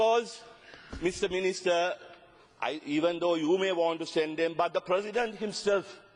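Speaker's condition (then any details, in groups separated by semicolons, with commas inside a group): No condition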